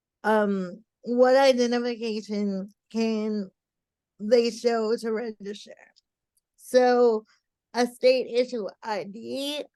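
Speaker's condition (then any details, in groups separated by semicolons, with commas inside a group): Cerebral palsy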